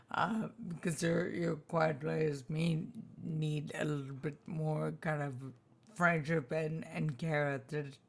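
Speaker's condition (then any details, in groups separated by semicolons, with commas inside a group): Spinocerebellar ataxia type 2, SCA2; tongue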